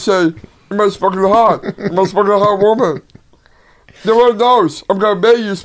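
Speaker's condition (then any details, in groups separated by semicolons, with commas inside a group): Down syndrome; works 5 to 10 times harder to build muscle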